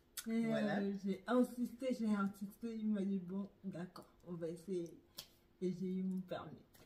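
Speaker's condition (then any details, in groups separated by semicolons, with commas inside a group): Neurological dystonia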